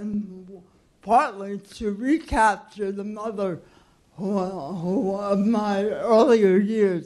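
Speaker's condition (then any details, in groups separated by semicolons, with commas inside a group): Cerebral palsy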